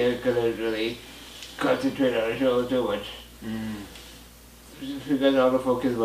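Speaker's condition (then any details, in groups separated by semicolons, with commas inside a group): Muscular dystrophy, Duchenne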